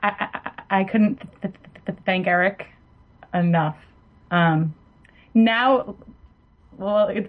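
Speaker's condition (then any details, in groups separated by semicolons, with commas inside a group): Stuttering; support group before any therapy, earlier fear of speaking, recent years of more acceptance and ease; fallen back over past 6 months, voluntary stuttering practice dropped; speaking on the show has fallen back in past 6 months; repeated sounds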